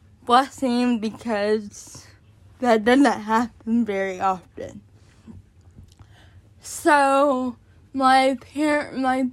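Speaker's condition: Cerebral palsy; born addicted

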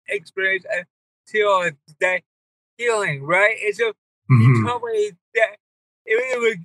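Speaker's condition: Cerebral palsy; not healed

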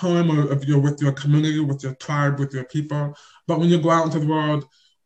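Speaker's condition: Deaf or hard of hearing; on deaf spectrum

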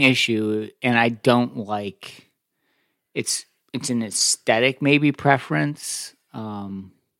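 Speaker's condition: No condition

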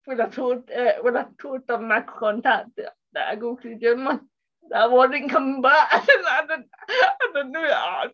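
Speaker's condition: Cerebral palsy; struggles walking

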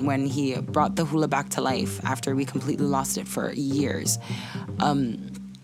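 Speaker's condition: No condition

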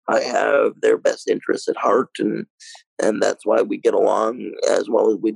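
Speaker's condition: Cerebral palsy, mild

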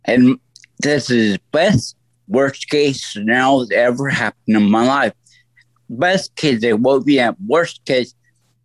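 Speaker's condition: Stroke; voice altered since stroke, lasting effect

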